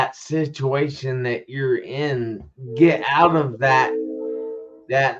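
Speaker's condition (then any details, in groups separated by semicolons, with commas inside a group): Traumatic brain injury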